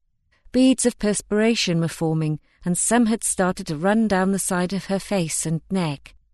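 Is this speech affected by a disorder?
No.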